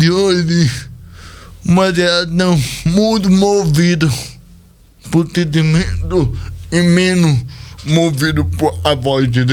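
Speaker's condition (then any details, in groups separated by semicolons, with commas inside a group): Cerebral palsy; speech not normal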